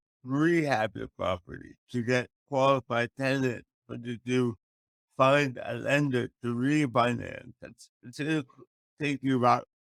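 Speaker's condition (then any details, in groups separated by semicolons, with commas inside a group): Cerebral palsy; speech affected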